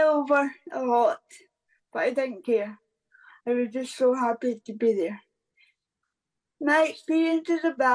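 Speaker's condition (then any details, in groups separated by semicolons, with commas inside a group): Cerebral palsy; present from birth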